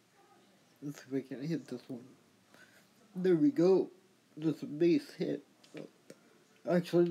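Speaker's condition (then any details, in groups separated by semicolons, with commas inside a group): Athetoid cerebral palsy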